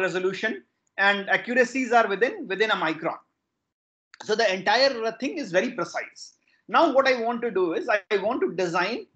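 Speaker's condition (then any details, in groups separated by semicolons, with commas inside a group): No condition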